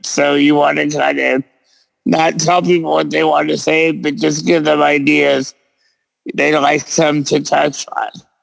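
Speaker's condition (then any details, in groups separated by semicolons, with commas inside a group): Cerebral palsy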